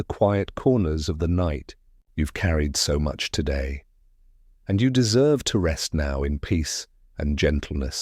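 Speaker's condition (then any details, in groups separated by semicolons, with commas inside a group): No condition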